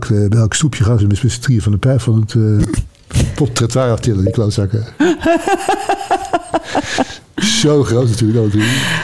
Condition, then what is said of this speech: Parkinson's disease. Ik heb ik weet niet of hij het toch gedaan heeft, maar ik heb een trillip.